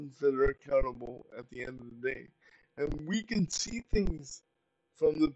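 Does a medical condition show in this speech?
Yes: cerebral palsy; uses power wheelchair.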